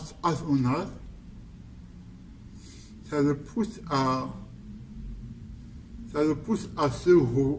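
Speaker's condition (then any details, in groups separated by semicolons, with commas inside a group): Cerebral palsy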